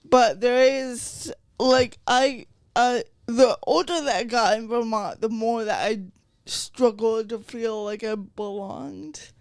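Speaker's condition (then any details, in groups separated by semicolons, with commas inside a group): Cerebral palsy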